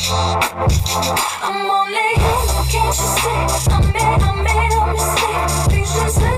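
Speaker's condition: No condition

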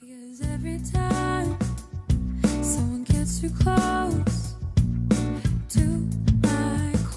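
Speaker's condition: No condition

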